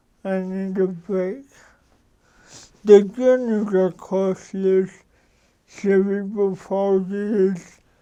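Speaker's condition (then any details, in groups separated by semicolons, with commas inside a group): Cerebral palsy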